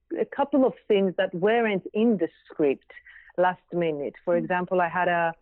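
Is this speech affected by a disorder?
No.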